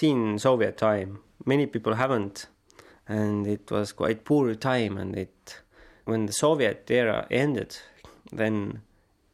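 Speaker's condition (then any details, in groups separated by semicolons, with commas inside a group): No condition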